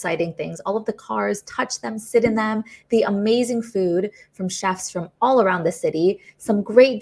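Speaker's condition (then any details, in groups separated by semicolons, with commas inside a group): No condition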